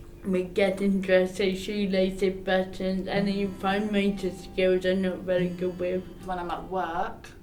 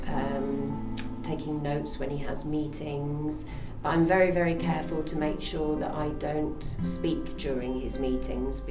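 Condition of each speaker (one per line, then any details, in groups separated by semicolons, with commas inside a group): Cerebral palsy; arm tremors; requires support at home and work
No condition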